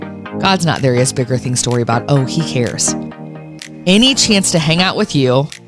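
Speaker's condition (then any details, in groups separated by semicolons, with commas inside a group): No condition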